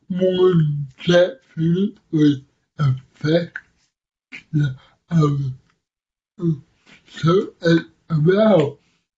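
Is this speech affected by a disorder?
Yes: cerebral palsy; affects muscle movement, intellect unaffected; audiences initially unsure they can understand speech, speech described as hard to understand.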